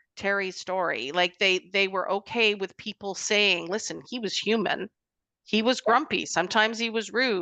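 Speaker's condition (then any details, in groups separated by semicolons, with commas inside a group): No condition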